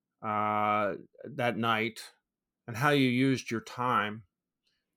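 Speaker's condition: No condition

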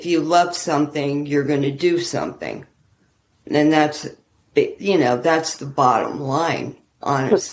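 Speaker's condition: ALS; walking impaired

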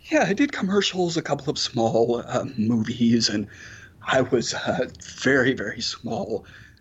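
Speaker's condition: Spasmodic dysphonia; slightly better over 10 years

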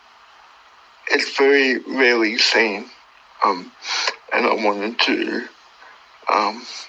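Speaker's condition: Cerebral palsy; uses wheelchair

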